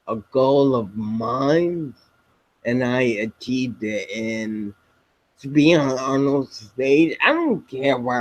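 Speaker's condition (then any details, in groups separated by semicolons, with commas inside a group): Spinocerebellar ataxia type 7, SCA7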